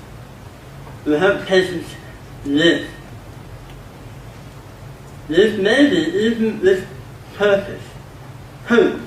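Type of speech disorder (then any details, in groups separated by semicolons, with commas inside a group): Dysarthria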